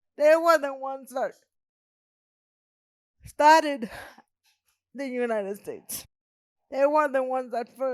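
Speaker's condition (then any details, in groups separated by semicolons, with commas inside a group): Cerebral palsy; present from birth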